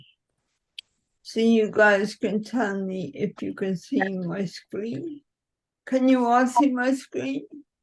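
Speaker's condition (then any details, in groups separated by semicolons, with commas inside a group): Cerebral palsy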